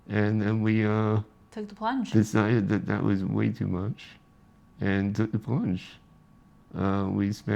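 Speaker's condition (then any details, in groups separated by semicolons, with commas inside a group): Spinal muscular atrophy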